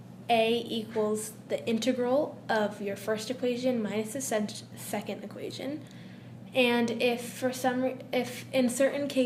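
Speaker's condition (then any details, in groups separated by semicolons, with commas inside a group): No condition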